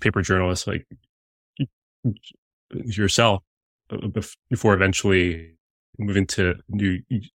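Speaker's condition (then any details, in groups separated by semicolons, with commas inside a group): Stuttering; audible stuttering during interviews, noticed by listeners; repeated sounds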